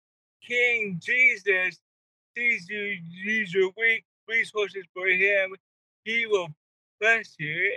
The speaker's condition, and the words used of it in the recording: Cerebral palsy. Well, I want to take the listeners on a journey of your life, because you are, I mean, your mind thinks a lot faster than you can talk.